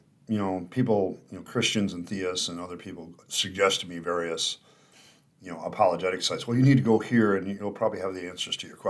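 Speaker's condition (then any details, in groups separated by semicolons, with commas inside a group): No condition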